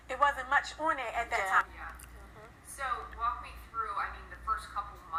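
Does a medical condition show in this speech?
No.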